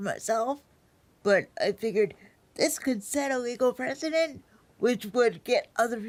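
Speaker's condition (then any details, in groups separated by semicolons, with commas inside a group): Spastic quadriplegic cerebral palsy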